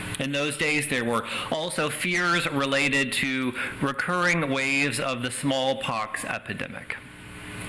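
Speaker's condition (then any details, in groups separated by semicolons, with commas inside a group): No condition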